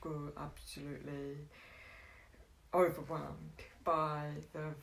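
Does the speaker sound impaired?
Yes: deafness.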